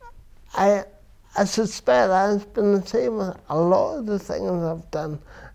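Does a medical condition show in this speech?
Yes: cerebral palsy; affects verbal speech.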